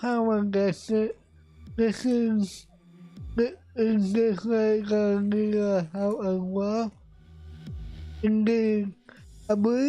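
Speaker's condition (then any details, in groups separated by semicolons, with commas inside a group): Cerebral palsy; affects voice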